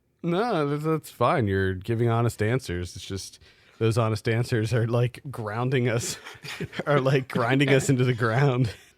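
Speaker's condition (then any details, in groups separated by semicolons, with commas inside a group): No condition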